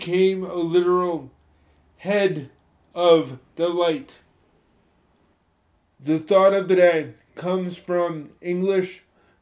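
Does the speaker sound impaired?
Yes: spastic cerebral palsy; from spinal meningitis at birth, born two months premature, primarily affects legs; moderate balance and coordination impact, stiff, tight, involuntary muscle movements, uses crutches.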